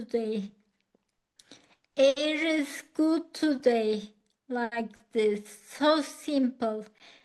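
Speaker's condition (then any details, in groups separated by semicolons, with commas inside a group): Acquired ataxia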